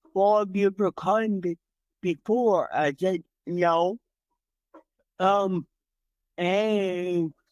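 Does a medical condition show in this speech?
Yes: cerebral palsy; from birth, entire left side.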